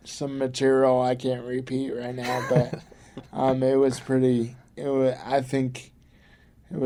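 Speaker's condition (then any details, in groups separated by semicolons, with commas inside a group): Cerebral palsy; from birth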